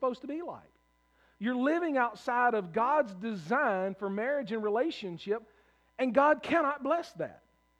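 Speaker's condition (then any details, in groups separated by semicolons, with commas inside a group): No condition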